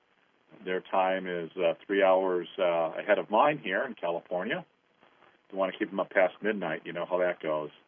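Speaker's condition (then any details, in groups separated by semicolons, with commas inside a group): No condition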